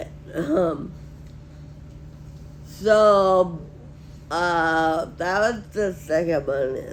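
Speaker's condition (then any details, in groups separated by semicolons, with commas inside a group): Friedreich ataxia; progressive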